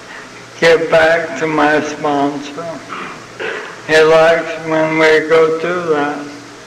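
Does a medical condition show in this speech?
Yes: ALS (Lou Gehrig's disease); terminal, young onset, first sign abnormal walking; sounds like having had a couple of drinks.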